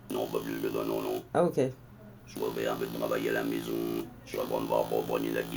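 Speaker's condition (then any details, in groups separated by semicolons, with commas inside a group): Ent cancer of vocal cords; began with hoarse voice for one to two months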